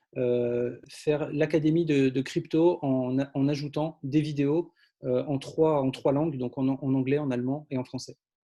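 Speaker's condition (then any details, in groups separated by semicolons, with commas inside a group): No condition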